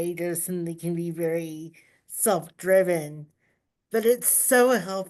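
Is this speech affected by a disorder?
Yes: cerebral palsy; uses power wheelchair.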